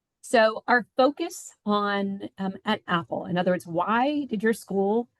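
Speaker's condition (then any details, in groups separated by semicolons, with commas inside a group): No condition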